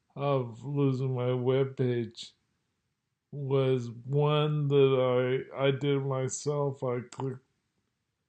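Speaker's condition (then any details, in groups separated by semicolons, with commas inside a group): Multiple sclerosis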